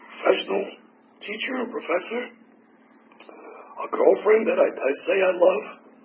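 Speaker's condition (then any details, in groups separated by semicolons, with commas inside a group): Tracheotomy; tracheotomy for 4 years, 8 surgeries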